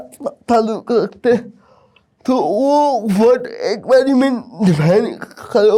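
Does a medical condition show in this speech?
Yes: cerebral palsy.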